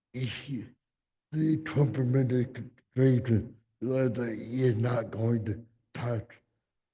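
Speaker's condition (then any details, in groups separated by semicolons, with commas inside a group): Cerebral palsy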